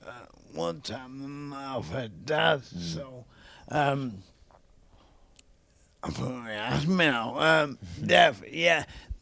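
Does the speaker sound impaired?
Yes: ALS (motor neurone disease); young onset, speech affected first, voice worsened rapidly, nerve conduction testing; speaking takes double energy, lags in banter, struggled saying solicitor, eating, drinking unaffected.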